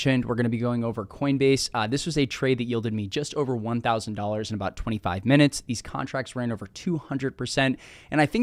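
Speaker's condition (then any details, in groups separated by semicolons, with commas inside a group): No condition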